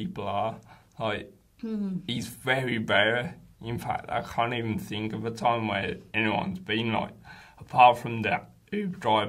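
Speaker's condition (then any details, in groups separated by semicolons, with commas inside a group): Ataxia; neurological condition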